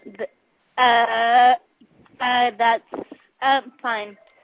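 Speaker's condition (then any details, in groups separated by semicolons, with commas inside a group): Cerebral palsy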